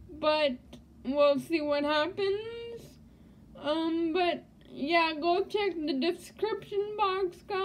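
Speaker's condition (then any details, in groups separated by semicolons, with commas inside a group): Cerebral palsy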